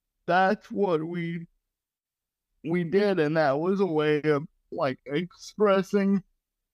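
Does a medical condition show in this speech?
Yes: cerebral palsy.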